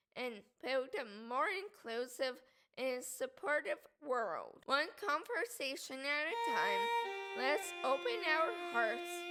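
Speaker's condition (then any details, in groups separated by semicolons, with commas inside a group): Cerebral palsy; hard to talk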